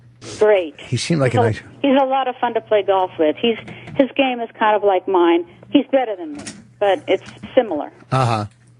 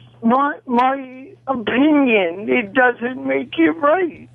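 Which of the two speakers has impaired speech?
The second: cerebral palsy; causes shaking.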